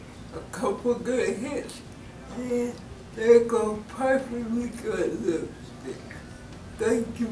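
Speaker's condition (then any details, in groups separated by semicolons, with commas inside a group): Cerebral palsy; cerebral palsy, affects walking and hands; speech impairment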